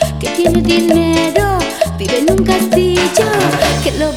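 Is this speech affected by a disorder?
No.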